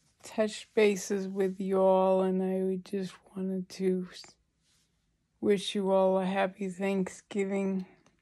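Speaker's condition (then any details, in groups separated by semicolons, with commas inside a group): ALS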